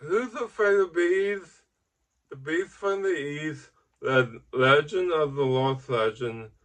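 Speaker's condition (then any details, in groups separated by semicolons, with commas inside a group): Ataxic cerebral palsy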